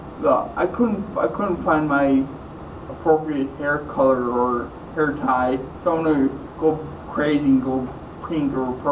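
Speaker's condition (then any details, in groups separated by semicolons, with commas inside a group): Traumatic brain injury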